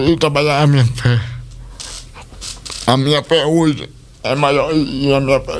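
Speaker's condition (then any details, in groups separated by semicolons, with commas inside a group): Cerebral palsy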